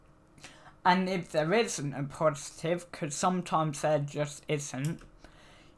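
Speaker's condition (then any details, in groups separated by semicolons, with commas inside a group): Cerebral palsy; needs frequent rest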